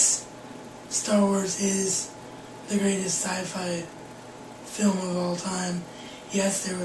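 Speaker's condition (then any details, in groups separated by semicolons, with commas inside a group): Cerebral palsy; wheelchair bound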